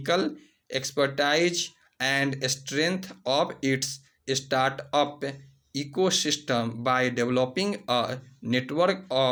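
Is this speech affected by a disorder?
No.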